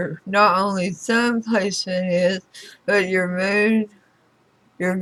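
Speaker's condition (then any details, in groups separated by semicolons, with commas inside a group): Throat cancer radiation damage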